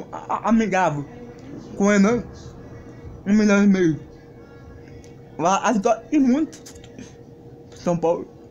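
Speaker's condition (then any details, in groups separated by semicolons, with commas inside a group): Cerebral palsy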